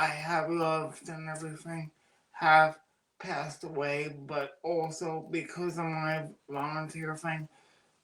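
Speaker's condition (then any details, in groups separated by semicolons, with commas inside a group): Cerebral palsy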